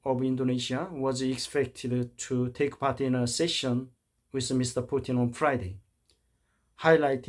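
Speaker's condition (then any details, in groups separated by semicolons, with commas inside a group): No condition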